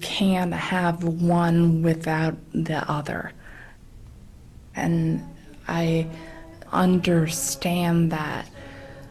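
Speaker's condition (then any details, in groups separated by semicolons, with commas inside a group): Aphasia; acquired after bike accident while exercising, onset three months after graduating, relearned thinking, speaking, getting up; 19 years since onset, sings solo in Aphasia Choir of Vermont, founded by Karen McPheeters-Leary; struggles with language and word finding, had to relearn speaking, can sing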